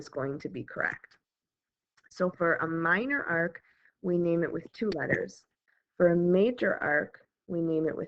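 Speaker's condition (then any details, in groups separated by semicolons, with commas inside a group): No condition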